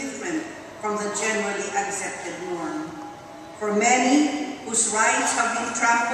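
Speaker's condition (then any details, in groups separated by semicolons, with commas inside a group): No condition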